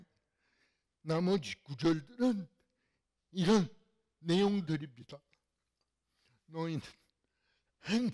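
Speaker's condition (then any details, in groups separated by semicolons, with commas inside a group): Cerebral palsy; fairly severe in childhood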